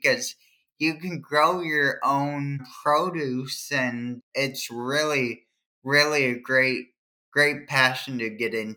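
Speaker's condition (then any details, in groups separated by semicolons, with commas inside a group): Cerebral palsy; trouble remembering multiple tasks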